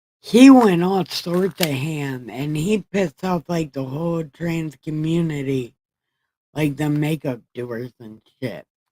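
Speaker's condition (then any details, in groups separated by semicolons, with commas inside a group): Brain injury; multiple injuries, right side numb including tongue; topic fixation, poor concentration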